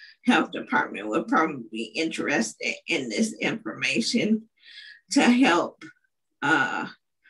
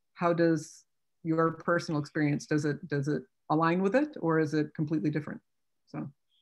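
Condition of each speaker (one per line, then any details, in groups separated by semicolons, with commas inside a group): Cerebral palsy; uses wheelchair
No condition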